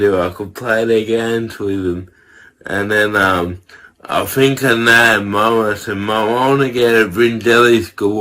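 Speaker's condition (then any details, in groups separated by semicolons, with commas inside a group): Cerebral palsy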